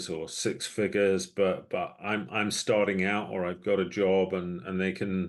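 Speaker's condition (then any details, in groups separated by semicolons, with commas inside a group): No condition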